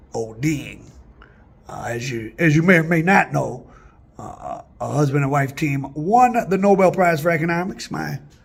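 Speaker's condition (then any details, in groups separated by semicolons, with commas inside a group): No condition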